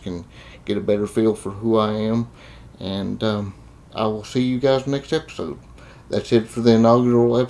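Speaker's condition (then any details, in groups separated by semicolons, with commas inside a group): Cerebral palsy; congenital cerebral palsy, confined to a wheelchair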